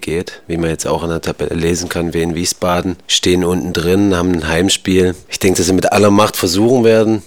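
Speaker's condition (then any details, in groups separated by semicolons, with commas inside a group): No condition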